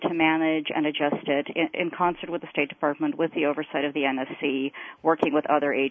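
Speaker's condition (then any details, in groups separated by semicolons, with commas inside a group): No condition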